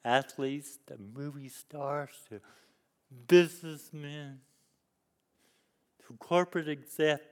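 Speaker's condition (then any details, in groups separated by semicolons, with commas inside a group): Cerebral palsy; lifelong disability since youth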